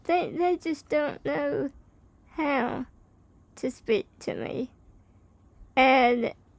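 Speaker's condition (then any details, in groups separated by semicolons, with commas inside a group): Spinal muscular atrophy type 2; able to speak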